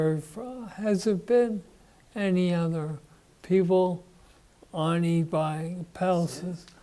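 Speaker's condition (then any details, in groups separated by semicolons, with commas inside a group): Parkinson's disease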